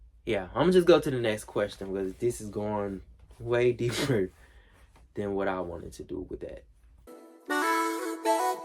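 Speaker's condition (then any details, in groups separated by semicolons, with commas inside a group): No condition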